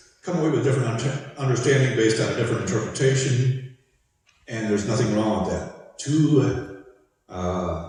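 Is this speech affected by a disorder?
No.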